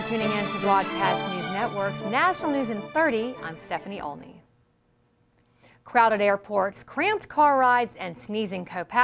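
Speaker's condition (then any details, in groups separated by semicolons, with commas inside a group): No condition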